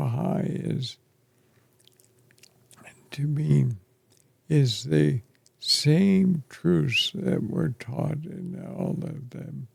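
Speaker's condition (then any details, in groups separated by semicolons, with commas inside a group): ALS; affects chest and throat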